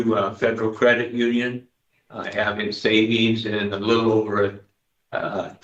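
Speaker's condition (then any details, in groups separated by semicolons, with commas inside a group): Parkinson's disease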